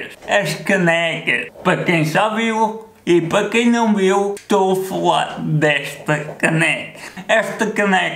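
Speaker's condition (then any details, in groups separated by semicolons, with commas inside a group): Cerebral palsy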